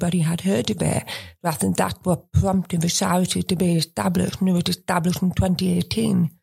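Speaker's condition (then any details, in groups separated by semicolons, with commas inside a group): Usher syndrome, profound deafness; profound deafness since childhood, diagnosed around age eight, formerly hearing aids, cochlear implants; diagnosed over 30 years ago, peripheral vision loss, 5% central vision left, gradually going blind; breathes differently, possibly linked to hearing loss, poor use of Entonox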